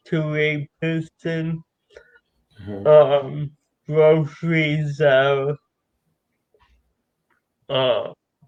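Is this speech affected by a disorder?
Yes: cerebral palsy.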